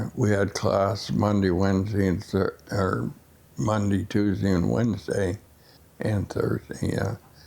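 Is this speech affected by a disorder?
Yes: essential tremor; lifelong tremor, deep brain stimulation implant.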